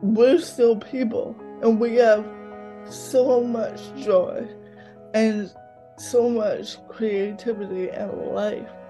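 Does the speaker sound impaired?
Yes: cerebral palsy, mild; mouth affected.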